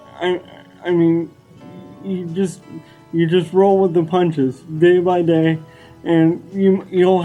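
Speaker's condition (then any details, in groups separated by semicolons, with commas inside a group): Cerebral palsy; wheelchair user; diagnosed at age two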